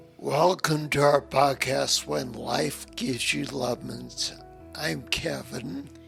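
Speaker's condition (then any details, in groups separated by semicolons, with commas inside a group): Spinocerebellar ataxia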